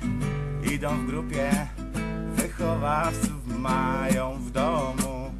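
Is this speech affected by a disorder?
No.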